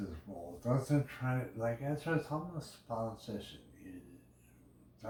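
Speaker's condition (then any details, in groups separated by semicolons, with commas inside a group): Brain injury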